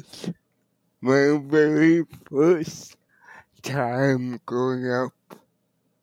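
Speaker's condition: Cerebral palsy; speech affected by cerebral palsy, others worried listeners would not understand

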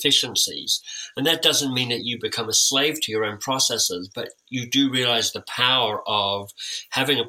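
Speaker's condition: Cleft lip and palate; orthodontic treatment

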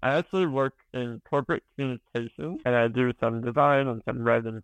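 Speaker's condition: Spinal muscular atrophy

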